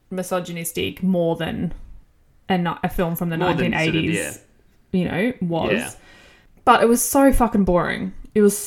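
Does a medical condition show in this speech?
No.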